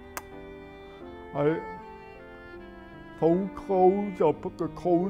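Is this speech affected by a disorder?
Yes: cerebral palsy; oxygen loss at birth, three months premature.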